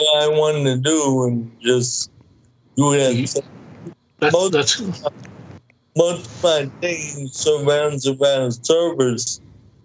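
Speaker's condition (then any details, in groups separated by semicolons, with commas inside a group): Cerebral palsy, mild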